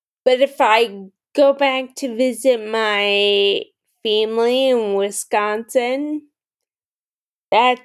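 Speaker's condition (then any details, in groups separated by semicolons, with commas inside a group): Friedreich's ataxia; rare progressive, form of muscular dystrophy, diagnosed at 17, initially mild, Muscular Dystrophy Association for braces; some speech issues, less pronounced than in others with Friedreich's ataxia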